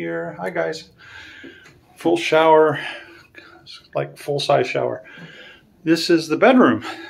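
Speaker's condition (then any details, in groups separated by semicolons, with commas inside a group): No condition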